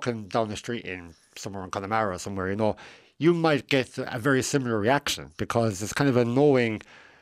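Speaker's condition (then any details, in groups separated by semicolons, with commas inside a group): Cleft lip and palate; decades after final surgery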